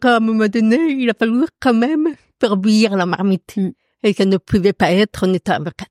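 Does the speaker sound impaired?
Yes: profound congenital deafness; accent from deafness, could not speak in early childhood.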